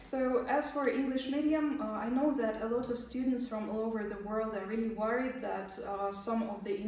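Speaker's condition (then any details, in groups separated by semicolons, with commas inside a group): No condition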